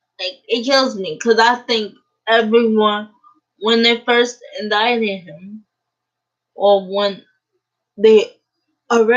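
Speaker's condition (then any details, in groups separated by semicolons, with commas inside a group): Cerebral palsy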